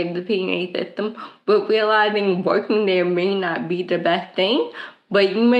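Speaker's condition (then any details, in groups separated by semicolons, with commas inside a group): Cerebral palsy; present since birth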